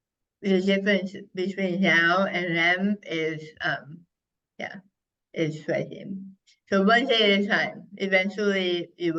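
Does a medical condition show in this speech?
Yes: head and neck cancer; stage four, surgery, radiation, cisplatin chemotherapy.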